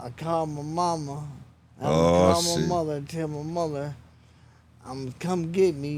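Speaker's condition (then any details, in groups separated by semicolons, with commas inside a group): Traumatic brain injury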